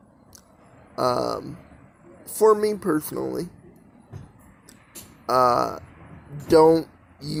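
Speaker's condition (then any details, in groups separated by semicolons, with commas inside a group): Cerebral palsy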